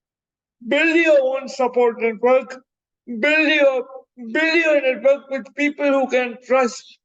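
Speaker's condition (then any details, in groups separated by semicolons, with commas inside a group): Cerebral palsy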